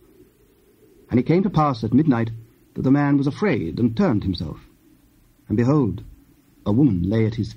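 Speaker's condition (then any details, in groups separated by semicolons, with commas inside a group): No condition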